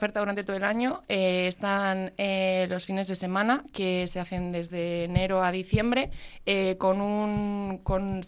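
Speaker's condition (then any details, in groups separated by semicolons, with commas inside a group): No condition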